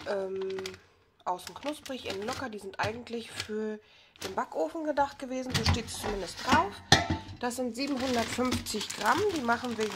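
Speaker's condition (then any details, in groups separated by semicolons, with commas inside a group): No condition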